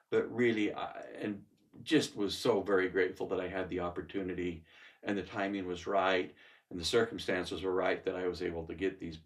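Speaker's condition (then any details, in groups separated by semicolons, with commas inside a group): No condition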